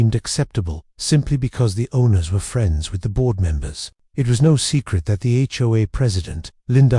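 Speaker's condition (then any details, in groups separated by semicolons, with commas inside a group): No condition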